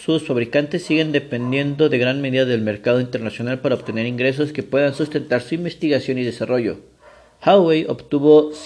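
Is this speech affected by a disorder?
No.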